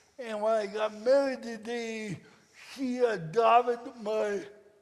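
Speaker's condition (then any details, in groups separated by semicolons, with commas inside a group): Cerebral palsy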